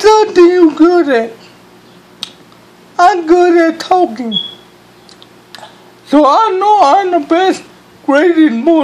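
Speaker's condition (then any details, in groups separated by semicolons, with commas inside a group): Cerebral palsy; speech hard to understand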